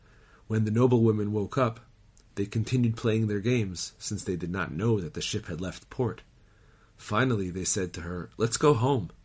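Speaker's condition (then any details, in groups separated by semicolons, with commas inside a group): No condition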